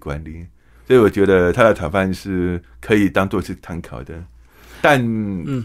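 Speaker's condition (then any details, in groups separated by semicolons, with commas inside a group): Hearing impairment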